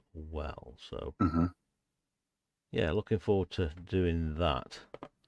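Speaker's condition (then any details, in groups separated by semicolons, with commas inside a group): No condition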